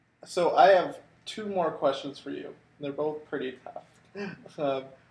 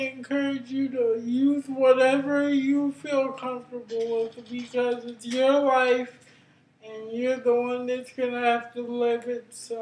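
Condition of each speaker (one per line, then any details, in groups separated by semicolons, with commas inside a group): No condition
Cerebral palsy; brain injury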